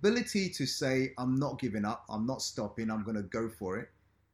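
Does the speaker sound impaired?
No.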